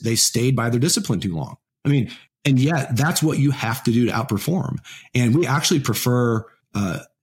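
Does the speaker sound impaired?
No.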